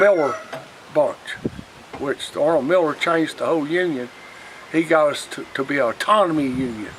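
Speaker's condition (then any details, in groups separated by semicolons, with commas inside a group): No condition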